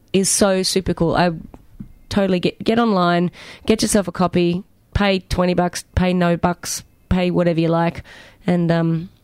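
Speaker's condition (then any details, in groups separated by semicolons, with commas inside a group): No condition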